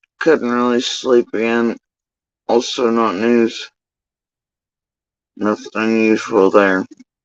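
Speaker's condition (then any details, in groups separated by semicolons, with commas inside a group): Facial paralysis after surgery; tongue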